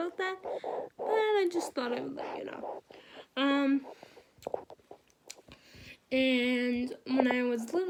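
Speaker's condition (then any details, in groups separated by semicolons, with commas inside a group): Cerebral palsy; wheelchair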